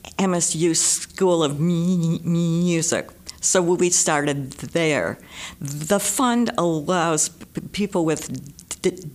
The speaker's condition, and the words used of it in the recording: Stuttering. Thanks for having me, Scott, and thanks for thinking outside of the box in inviting a person who struggles to speak